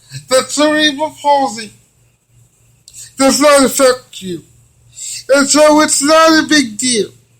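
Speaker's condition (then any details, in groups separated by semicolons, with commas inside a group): Cerebral palsy; from birth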